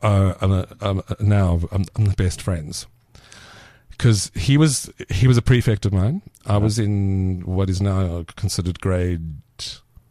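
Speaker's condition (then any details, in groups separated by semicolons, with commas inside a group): Stutter; stutter since childhood, severe in youth, fear of speaking, shyness, later gained confidence; stutter still present, noticeably slowing interview, more relaxed as interview goes on; worse under stress, less when relaxed, chose menu items by what could be said; repeated sounds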